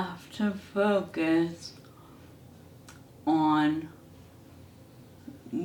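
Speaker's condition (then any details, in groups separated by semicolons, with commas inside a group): ALS; hand onset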